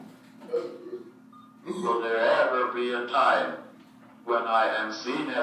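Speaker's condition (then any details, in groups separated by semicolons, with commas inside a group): Cerebral palsy, speech-generating device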